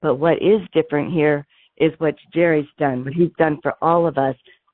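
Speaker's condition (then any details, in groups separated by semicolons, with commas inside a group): No condition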